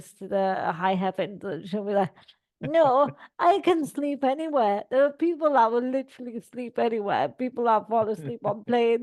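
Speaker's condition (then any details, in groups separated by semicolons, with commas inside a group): Cerebral palsy; all four limbs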